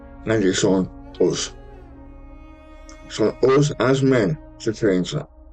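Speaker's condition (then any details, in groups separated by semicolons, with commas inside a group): Stage 4 tongue cancer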